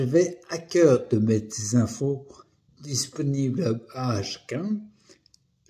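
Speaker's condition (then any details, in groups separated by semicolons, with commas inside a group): Primary progressive multiple sclerosis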